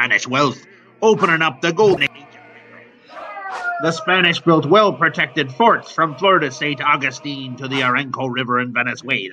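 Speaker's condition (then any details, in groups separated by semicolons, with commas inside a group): No condition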